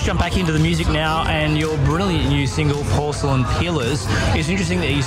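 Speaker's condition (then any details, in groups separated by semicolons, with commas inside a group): No condition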